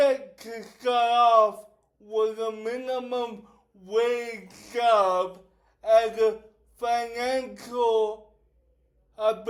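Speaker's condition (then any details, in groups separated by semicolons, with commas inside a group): Cerebral palsy; affects speech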